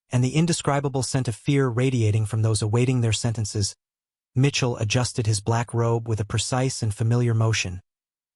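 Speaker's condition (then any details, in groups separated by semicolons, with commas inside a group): No condition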